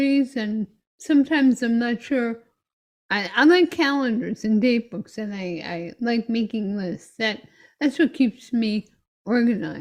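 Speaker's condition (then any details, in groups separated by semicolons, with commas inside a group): Myotonic dystrophy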